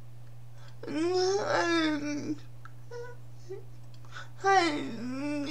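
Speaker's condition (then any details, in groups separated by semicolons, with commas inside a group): Cerebral palsy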